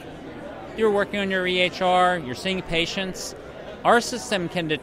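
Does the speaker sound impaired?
No.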